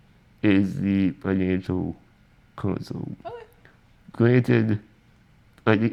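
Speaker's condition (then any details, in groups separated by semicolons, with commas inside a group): Spinal muscular atrophy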